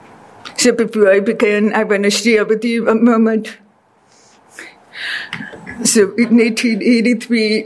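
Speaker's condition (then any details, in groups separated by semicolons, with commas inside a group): Deafness; speech therapy with Mindy Kobomis most of life, learning to talk, hear, pronounce words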